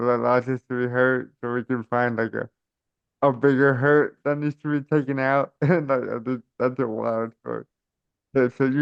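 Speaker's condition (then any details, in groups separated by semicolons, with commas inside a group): Cerebral palsy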